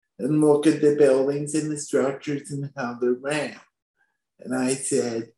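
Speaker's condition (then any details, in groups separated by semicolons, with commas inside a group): Spastic quadriplegic cerebral palsy; now 23 years old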